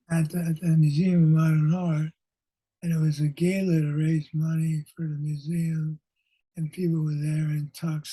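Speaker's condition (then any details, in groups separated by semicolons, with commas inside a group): Parkinson's disease; lost former character voice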